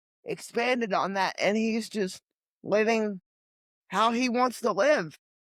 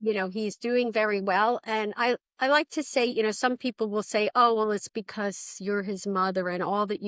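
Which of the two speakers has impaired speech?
The first: cerebral palsy; limited mobility, legs.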